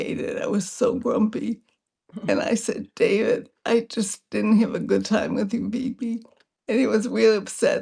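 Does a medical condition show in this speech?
Yes: multiple sclerosis; progressive.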